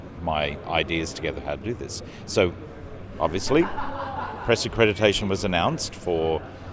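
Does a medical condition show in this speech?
No.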